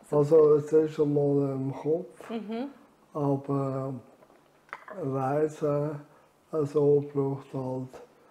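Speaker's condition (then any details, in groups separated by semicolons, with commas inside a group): Amyotrophic lateral sclerosis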